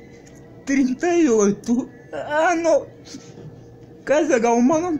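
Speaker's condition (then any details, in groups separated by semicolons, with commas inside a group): Cerebral palsy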